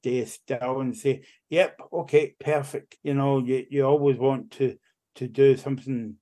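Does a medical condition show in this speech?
Yes: cerebral palsy; cerebral palsy affecting right side, used Zimmer frame when younger, school physio to walk unaided; childhood speech hard for others to understand, speech therapy at school, learned to talk.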